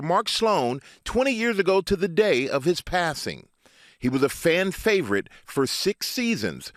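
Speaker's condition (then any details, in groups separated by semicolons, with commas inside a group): No condition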